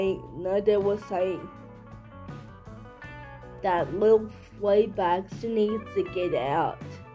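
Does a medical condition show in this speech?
Yes: cerebral palsy.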